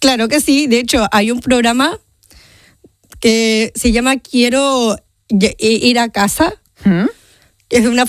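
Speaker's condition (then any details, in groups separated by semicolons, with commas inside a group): Down syndrome; mother prioritized leisure over therapy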